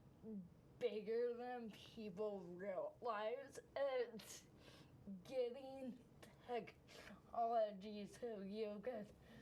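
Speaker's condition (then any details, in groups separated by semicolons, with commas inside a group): Cerebral palsy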